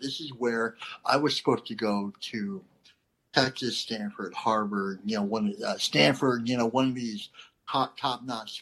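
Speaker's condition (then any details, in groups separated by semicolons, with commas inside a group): Cleft lip and palate; not fully formed at birth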